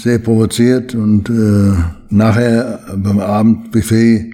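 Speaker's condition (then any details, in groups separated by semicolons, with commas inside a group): Parkinson's disease; Parkinson's disease diagnosed about 20 years ago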